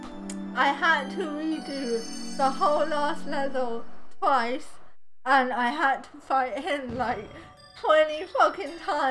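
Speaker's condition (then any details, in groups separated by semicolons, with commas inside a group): Cerebral palsy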